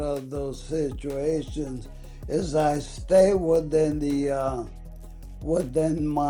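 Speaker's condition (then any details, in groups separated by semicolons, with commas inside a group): ALS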